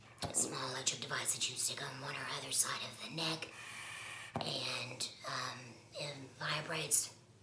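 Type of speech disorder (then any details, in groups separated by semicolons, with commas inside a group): Speech with a voice prosthesis; laryngectomy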